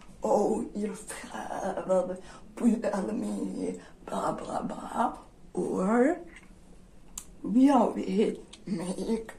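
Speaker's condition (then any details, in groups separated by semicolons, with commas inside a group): Generalized dystonia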